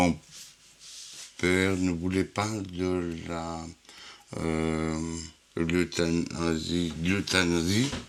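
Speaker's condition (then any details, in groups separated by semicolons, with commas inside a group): Huntington's disease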